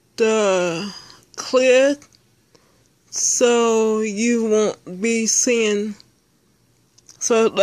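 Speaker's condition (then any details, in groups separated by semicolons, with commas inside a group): Speech impairment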